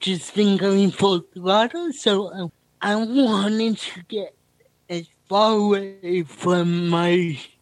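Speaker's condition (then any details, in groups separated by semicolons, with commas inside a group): Cerebral palsy; speaking time predictable on stage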